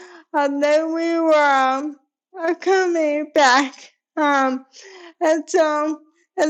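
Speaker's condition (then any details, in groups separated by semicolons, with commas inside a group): ALS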